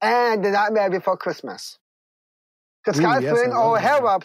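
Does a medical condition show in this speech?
Yes: Down syndrome; congenital.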